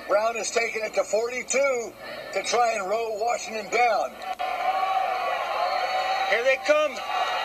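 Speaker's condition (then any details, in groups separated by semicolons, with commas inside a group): No condition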